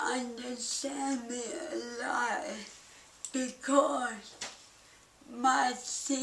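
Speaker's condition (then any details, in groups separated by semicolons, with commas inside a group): Cerebral palsy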